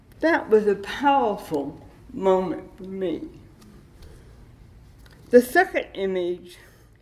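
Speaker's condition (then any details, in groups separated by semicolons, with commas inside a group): Cerebral palsy with dystonia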